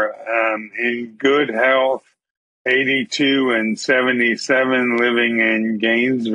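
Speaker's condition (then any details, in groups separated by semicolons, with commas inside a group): ALS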